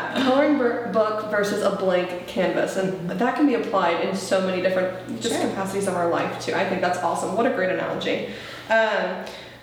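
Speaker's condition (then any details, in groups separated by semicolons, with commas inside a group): No condition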